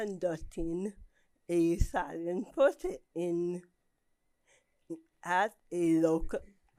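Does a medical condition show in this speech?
Yes: cerebral palsy.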